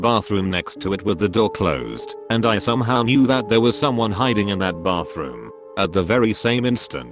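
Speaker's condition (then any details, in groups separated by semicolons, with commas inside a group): No condition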